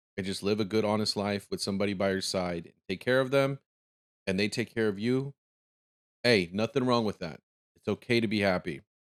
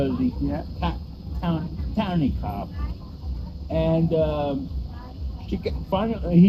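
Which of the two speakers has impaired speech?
The second: cerebral palsy.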